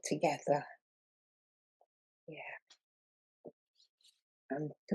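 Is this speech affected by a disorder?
Yes: muscular dystrophy.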